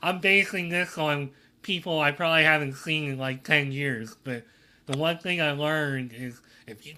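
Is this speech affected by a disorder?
Yes: cleft lip and palate.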